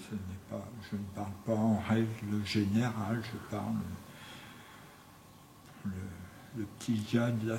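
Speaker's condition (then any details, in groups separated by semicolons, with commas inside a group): Tongue cancer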